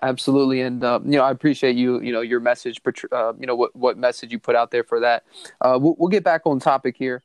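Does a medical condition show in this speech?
No.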